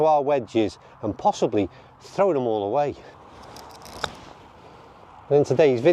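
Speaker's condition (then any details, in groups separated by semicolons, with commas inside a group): No condition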